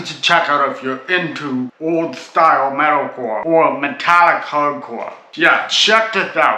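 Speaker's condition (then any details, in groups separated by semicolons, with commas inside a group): Cerebral palsy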